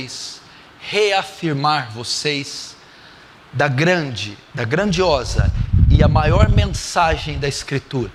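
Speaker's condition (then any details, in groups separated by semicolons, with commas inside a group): No condition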